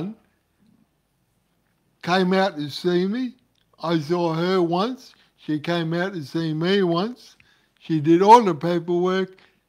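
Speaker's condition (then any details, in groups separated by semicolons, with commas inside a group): Cerebral palsy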